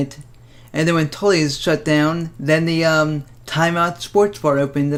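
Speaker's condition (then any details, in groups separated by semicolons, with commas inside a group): Cerebral palsy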